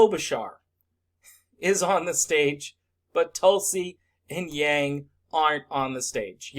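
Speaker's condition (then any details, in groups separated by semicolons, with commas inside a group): No condition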